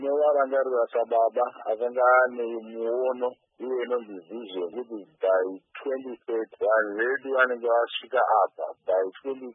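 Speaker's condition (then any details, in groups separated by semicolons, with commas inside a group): No condition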